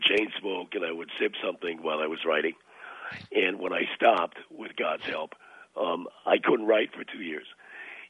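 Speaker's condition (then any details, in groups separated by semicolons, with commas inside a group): Throat cancer, partial laryngectomy; 80% of larynx removed, smoked and drank since age 12-14, since quit; about seven years after treatment, declared cured by oncologist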